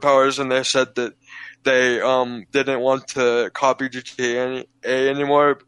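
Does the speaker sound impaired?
Yes: cerebral palsy, physical only.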